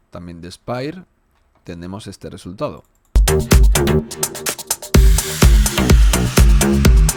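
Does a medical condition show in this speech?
No.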